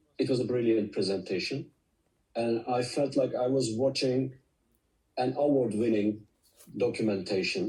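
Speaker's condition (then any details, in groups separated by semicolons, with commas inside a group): No condition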